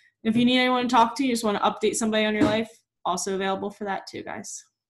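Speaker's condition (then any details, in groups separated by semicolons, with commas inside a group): No condition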